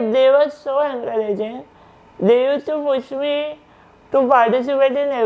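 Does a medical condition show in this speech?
Yes: congenital muscular dystrophy; protein deficiency weakening voluntary muscles, wheelchair; on oxygen, recovering from virus.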